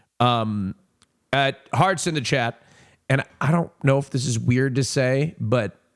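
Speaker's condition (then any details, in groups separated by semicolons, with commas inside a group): No condition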